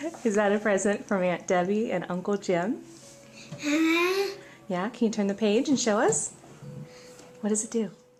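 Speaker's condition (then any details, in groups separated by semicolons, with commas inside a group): No condition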